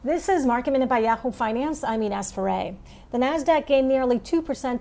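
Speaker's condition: No condition

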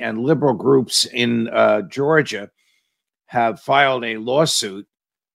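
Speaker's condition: No condition

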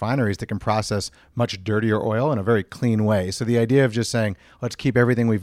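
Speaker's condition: No condition

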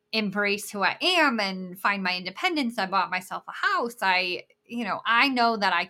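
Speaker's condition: Bilateral cleft lip and palate

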